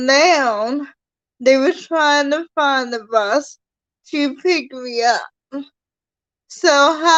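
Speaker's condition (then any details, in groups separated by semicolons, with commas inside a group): Cerebral palsy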